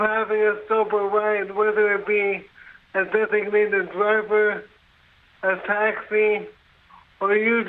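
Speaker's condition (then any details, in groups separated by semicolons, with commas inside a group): Brain injury; severe, drunk driving crash, quadriplegic; speech difficulty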